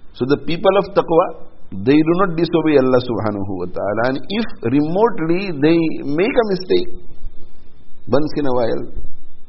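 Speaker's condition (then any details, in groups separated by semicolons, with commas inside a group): No condition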